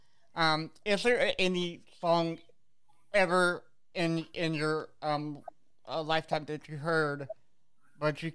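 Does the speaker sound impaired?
Yes: cerebral palsy; visible physical disability.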